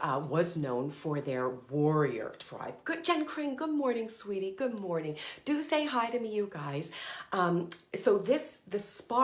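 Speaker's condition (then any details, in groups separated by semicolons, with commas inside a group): No condition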